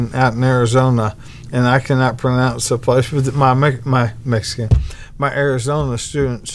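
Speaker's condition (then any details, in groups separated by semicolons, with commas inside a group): ALS; bulbar-upper onset, tongue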